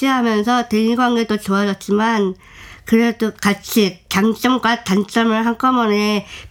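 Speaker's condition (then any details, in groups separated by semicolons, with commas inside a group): Down syndrome; pain in every joint, body shape change ended ballet; speaks very well, communicates smoothly, disability barely noticeable in conversation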